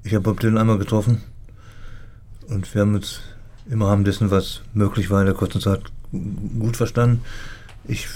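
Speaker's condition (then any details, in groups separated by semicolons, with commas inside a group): Parkinson's disease; shrinking handwriting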